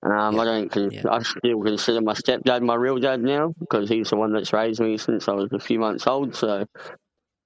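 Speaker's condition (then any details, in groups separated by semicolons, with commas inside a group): Cleft palate; congenital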